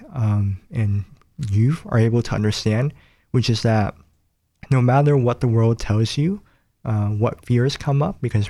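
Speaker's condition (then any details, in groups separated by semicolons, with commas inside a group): Cleft palate; nose and lip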